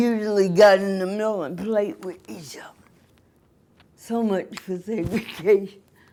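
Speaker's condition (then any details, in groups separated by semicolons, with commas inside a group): Cerebral palsy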